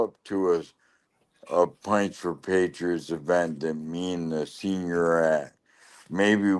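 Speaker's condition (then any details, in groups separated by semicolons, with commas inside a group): Lou Gehrig's disease (ALS)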